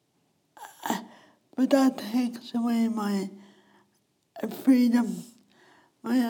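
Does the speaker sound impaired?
Yes: speech impediment; talks either too slow or too fast, hard to understand when too fast and animated.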